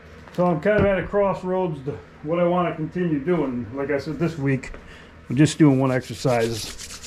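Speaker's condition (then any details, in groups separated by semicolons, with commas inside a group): No condition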